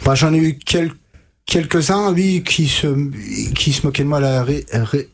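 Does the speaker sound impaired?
Yes: stuttering; onset age 5 to 6, severe from age 5 to 20, untreated in childhood; age 33, therapy from age 20 with stuttering specialist Catherine Daubier, Nancy, fluency techniques; blocks and repetitions, formerly could not finish a sentence without blocking; here repeated sounds.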